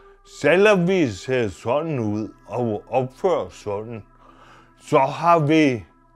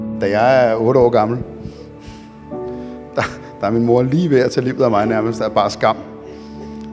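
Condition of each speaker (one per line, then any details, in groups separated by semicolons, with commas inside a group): Brain injury; traffic accident at age 9; initially largely without language and motor functions
No condition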